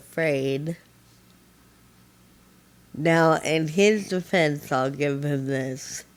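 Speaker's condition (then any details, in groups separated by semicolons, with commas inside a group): Friedreich ataxia, severe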